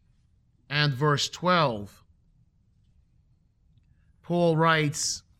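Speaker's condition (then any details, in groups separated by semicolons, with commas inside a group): No condition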